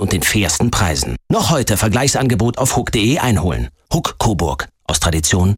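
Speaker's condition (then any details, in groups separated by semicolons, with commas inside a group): No condition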